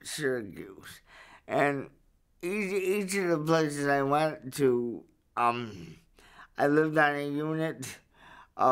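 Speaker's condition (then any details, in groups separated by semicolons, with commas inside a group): Cerebral palsy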